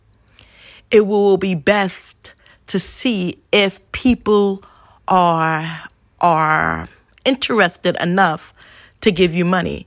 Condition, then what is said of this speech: Stuttering. Just bear with me, and the word will come eventually.